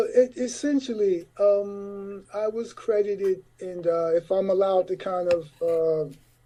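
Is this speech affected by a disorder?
No.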